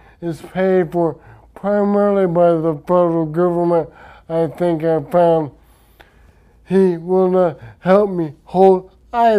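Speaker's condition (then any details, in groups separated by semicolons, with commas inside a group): Traumatic brain injury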